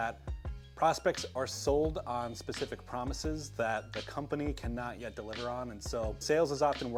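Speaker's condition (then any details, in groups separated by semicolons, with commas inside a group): No condition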